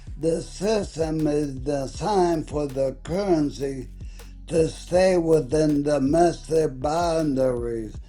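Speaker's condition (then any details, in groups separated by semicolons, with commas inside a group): ALS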